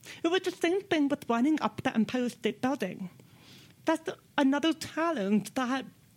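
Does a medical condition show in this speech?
Yes: deafness; speaks with own voice.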